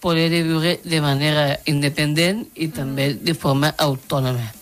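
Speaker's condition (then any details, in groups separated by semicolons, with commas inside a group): Down syndrome; intellectual disability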